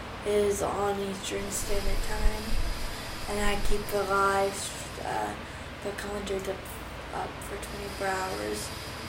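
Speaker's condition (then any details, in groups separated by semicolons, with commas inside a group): Cerebral palsy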